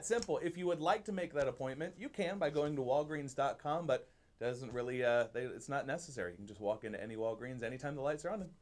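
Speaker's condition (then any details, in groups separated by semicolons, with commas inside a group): No condition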